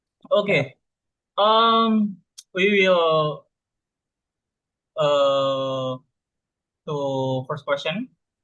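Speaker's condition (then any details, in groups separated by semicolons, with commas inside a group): No condition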